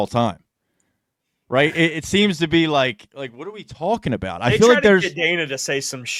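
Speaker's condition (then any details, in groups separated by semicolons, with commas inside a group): No condition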